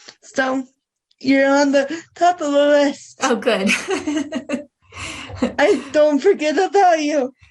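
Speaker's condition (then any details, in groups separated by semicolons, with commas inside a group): Cerebral palsy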